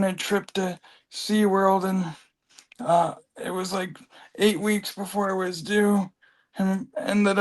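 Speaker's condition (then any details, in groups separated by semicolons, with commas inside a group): Cerebral palsy; from birth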